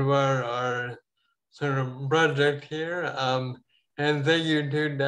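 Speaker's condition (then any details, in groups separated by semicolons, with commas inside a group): Ataxia; falls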